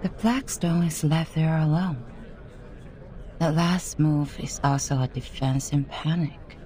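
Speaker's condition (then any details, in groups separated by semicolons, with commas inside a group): No condition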